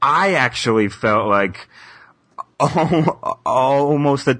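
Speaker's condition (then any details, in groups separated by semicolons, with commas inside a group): Stuttering; person who stutters; in psychotherapy, helping with letting go and accepting stuttering; stutter-like tension when signing own name, worse under pressure or with people watching; repeated sounds, prolonged sounds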